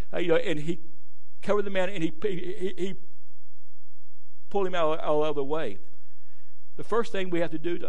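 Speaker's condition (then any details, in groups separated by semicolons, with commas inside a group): Stuttering; worse when trying to stand still; repeated sounds, blocks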